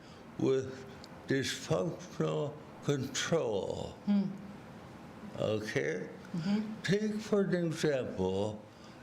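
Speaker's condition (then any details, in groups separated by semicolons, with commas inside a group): Cerebral palsy; lifelong; speaks slowly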